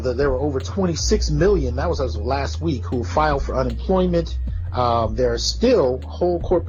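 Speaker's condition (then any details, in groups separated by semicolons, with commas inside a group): No condition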